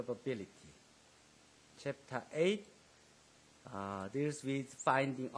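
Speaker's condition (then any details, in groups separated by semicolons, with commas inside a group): No condition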